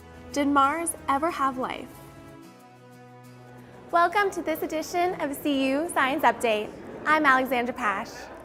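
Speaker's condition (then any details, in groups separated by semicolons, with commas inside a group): No condition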